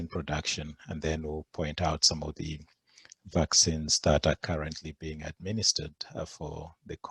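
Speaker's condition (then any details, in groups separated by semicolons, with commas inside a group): No condition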